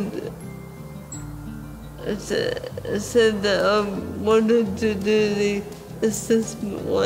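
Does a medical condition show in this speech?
Yes: cerebral palsy.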